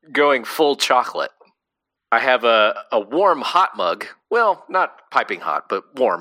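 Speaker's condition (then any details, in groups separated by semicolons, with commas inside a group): No condition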